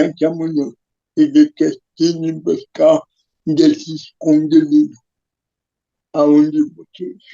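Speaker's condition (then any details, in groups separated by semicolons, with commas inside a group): Cerebral palsy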